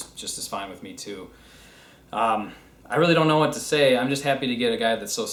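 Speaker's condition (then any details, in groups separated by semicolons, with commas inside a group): No condition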